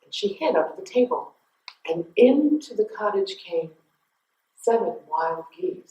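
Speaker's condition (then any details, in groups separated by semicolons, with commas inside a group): No condition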